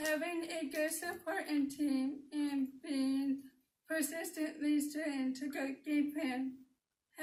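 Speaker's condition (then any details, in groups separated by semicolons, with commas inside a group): Cerebral palsy; processing disorder, wears FM system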